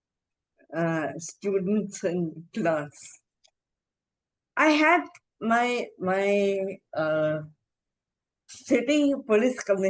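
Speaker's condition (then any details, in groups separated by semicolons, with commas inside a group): Encephalitis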